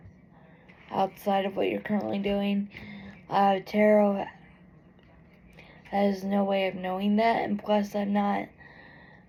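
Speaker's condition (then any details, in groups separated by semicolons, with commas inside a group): Cerebral palsy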